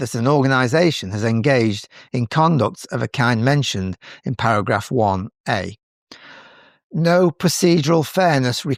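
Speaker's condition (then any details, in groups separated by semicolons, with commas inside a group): No condition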